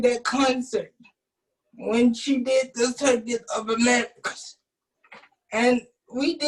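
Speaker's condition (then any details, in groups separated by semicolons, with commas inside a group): Cerebral palsy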